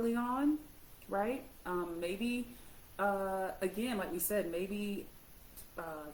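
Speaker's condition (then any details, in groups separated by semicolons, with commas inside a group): No condition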